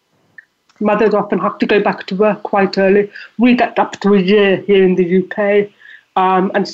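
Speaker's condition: Deafness; relies on lip reading

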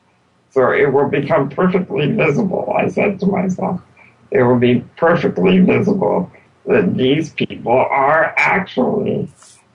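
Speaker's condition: Spinal muscular atrophy; complete quadriplegia from spinal muscular atrophy, identified at seven months, not expected to live long

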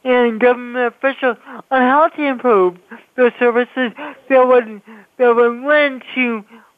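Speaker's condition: Cerebral palsy; speech affected by cerebral palsy

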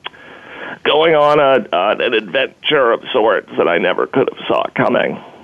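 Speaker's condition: Spasmodic dysphonia; sudden onset

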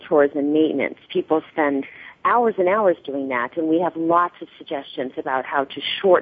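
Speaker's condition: No condition

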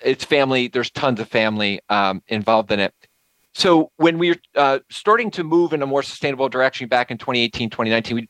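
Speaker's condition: No condition

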